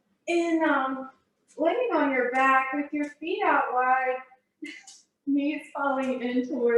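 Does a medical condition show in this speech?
No.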